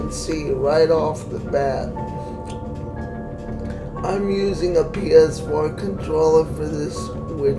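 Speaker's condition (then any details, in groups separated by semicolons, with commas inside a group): Cerebral palsy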